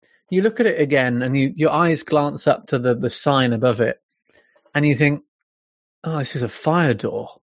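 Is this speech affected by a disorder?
No.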